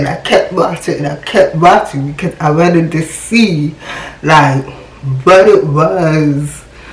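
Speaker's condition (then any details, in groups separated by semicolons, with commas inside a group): Cerebral palsy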